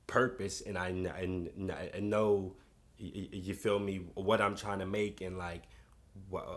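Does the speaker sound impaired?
Yes: stuttering; noticeable stutter heard on earlier podcast recording about a year ago, expects to stutter on this podcast; here repeated sounds, prolonged sounds.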